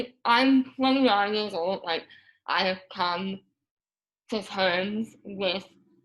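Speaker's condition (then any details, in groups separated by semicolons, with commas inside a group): Moebius syndrome; paralyzed tongue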